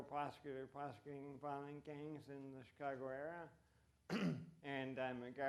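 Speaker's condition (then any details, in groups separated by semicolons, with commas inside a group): ALS; voice impacted, reduced fluency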